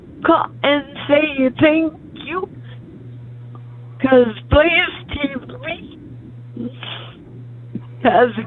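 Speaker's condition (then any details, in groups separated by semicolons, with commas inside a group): Stroke and ALS; small stroke at about age 56, ALS diagnosis took doctors a few years, ALS progressing; stroke about 5 months ago, ALS confirmed almost 2 years ago, speeding up; talks funny since stroke, describes speech as talking in cursive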